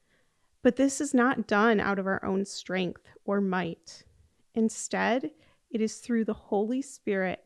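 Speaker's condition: No condition

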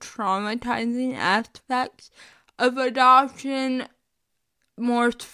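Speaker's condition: Cerebral palsy; chronic illness and disability

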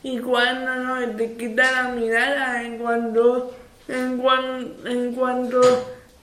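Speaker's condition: Cerebral palsy; wheelchair user

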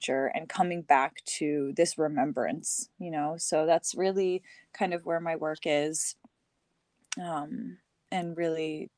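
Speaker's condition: No condition

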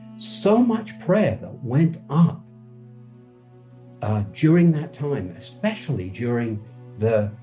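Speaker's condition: No condition

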